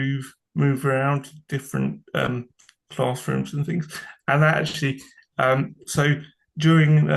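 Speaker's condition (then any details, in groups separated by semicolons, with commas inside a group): Cerebral palsy; from birth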